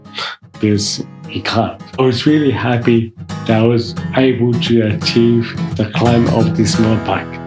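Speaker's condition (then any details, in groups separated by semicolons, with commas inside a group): Mild cerebral palsy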